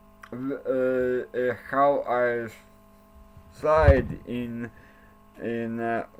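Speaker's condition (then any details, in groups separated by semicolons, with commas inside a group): Cerebral palsy; since birth; speech not very clear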